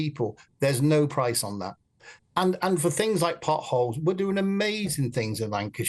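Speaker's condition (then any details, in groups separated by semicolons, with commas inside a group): No condition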